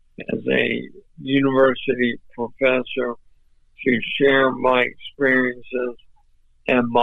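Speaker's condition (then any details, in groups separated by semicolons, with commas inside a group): ALS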